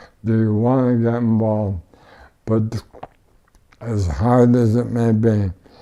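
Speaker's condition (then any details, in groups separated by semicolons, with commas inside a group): ALS; tracheotomy, wheelchair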